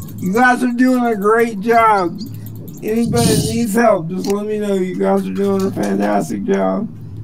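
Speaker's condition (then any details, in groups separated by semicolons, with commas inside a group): Cerebral palsy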